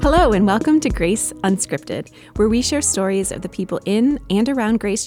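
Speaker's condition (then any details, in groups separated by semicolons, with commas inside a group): No condition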